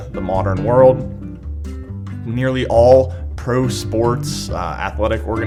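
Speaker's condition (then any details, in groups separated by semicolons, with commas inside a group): No condition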